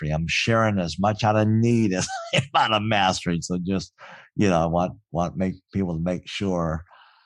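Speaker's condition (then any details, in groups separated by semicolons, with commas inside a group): Cleft palate; congenital cleft palate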